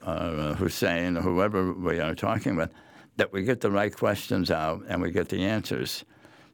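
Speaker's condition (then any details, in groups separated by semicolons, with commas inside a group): Head and neck cancer; large inoperable base-of-tongue tumor in 80s, biopsy by dr. Yarbrough at Yale, clinical trial chemoradiation; after 8 weeks weekly chemo and weekday radiation, fatigue, wheelchair near end of treatment; before diagnosis, tongue moved awkwardly, swallowing problems and coughing, barium swallow at Norwalk Hospital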